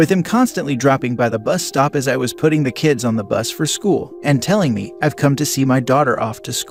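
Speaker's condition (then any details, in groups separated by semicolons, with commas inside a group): No condition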